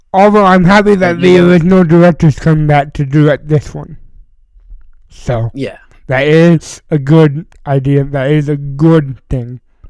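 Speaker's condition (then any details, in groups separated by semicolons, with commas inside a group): Cerebral palsy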